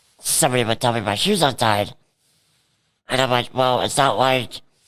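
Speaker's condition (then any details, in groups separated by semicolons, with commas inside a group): Cerebral palsy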